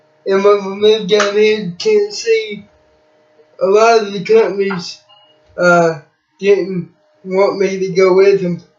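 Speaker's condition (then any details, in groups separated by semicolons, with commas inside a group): Cerebral palsy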